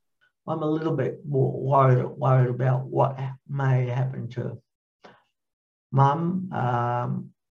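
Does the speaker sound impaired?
Yes: cerebral palsy; mild, born 12 weeks premature, maternal blood poisoning, fine motor hands, mild cognitive issues.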